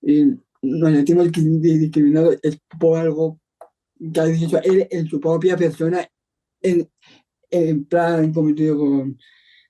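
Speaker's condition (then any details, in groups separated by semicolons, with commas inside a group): Down syndrome; Down syndrome from birth, genetic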